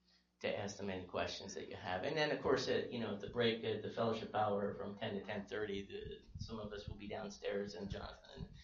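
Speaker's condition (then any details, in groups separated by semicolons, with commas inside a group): No condition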